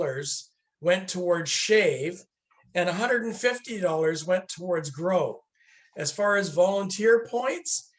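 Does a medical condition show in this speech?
No.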